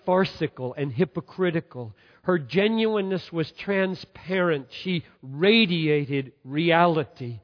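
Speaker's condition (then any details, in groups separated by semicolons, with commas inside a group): No condition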